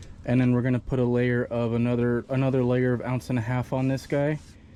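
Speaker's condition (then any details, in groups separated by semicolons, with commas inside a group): No condition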